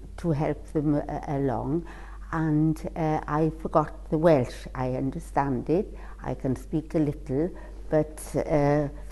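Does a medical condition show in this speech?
Yes: cerebral palsy.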